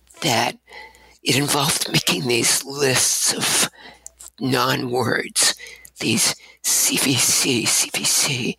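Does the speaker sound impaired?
Yes: abductor spasmodic dysphonia; voice lost shouting over rock music, diagnosed Fresno State, two damaging surgeries, last 12 years ago; significant vocal tremor since last surgery, breathiness from vocal folds opening involuntarily; staccato speaking style, shaky tremor when syllables lengthened, voice worse during university years.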